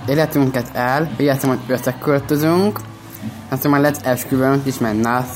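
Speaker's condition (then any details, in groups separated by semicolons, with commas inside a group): Down syndrome; congenital; age 22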